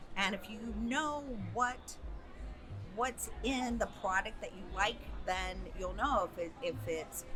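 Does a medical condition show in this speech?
No.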